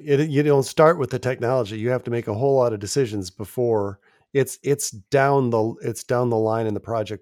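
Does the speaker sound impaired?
No.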